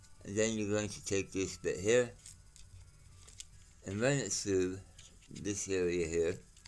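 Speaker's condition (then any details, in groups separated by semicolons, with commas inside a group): Mouth cancer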